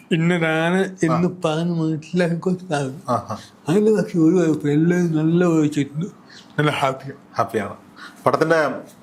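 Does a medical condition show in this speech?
Yes: cerebral palsy.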